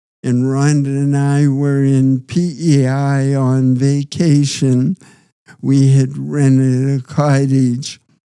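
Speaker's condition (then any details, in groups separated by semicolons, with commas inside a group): Parkinson's disease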